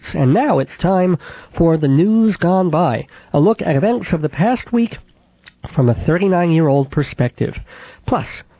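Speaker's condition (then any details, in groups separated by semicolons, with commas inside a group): Cleft palate with lisp; could not nurse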